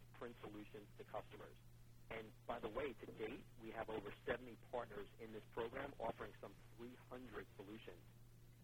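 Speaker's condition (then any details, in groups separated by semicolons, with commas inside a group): No condition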